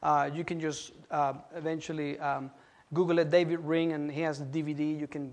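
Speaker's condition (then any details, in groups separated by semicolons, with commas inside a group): No condition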